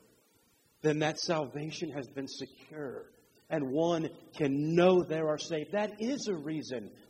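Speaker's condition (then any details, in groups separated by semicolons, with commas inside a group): No condition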